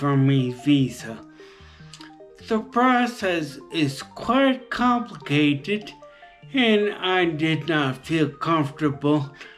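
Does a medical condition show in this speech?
Yes: traumatic brain injury; very debilitating.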